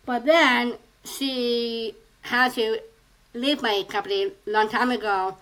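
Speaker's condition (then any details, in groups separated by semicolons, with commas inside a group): Down syndrome; present since birth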